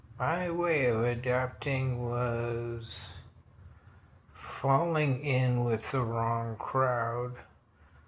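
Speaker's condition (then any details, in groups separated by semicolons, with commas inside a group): Multiple sclerosis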